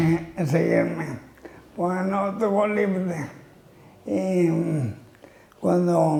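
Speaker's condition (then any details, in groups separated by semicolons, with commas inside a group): Amyotrophic lateral sclerosis (ela)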